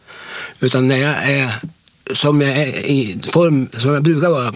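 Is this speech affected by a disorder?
Yes: Parkinson's disease; Parkinson 18 years before transplant, study, nearly 8 million stem cells transplanted into brain, Håkan Widner; over 3 years post transplant, treatment finished, improved, body no longer sluggish, feels well, no pain.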